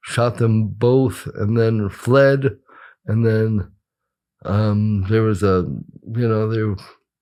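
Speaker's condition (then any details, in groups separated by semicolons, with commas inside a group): Cerebral palsy; present from birth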